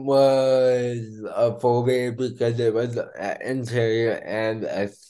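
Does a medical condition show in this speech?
Yes: cerebral palsy; diagnosed at two months old, caused by cardiac arrest, heart stopped twice, physical therapy when younger.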